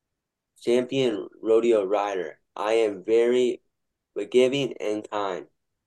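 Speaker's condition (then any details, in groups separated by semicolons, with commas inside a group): Down syndrome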